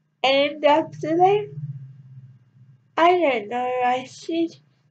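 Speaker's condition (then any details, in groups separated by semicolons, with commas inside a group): Cerebral palsy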